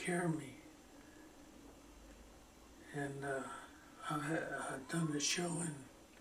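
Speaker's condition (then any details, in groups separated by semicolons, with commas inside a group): Parkinson's; slowing down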